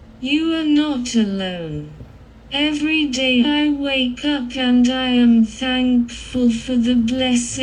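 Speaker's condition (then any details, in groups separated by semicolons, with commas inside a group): Cerebral palsy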